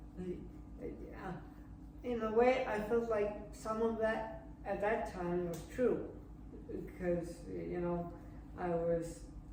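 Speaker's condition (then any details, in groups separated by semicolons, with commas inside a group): Cerebral palsy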